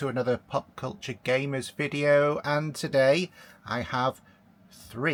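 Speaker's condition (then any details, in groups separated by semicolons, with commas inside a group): No condition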